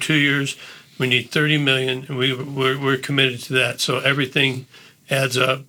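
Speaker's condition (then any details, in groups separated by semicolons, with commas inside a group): Parkinson's disease; drooling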